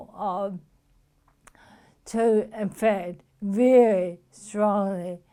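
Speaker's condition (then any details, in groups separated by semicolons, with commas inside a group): Motor neuron disease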